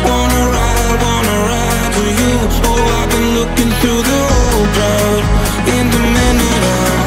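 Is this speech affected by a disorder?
No.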